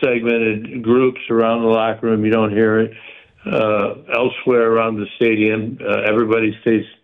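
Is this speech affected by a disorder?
Yes: Parkinson's; stays active.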